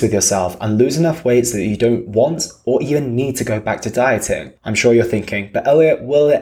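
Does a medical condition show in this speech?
No.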